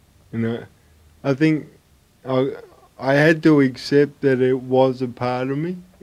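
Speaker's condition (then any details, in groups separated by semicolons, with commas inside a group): Cerebral palsy; lifelong; about 36 years with it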